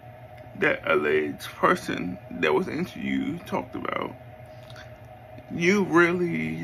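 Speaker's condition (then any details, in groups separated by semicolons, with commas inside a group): Cerebral palsy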